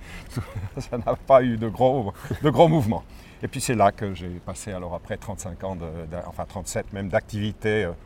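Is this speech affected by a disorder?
No.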